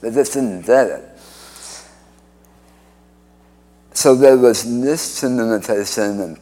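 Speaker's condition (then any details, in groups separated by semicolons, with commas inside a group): Speech impediment after cancer surgery; forearm flap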